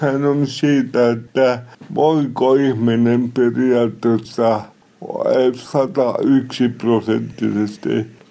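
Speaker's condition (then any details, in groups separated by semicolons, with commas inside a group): Cerebral palsy; somewhat unclear, self-described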